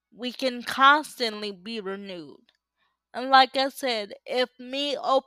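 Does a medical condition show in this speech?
Yes: cerebral palsy; uses power wheelchair, depends on others for physical needs.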